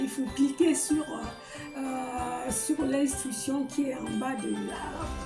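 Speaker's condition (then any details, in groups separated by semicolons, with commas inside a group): No condition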